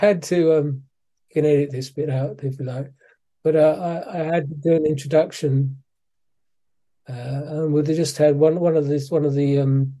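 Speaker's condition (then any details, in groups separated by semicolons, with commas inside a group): Parkinson's disease; suspected for a while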